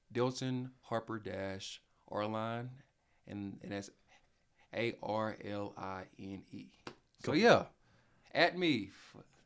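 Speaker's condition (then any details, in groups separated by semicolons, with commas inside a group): Stuttering; only stutterer on either mother's or father's side of family; still stutters; stutters when talking, speech problem audible, cannot be hidden when speaking; repeated sounds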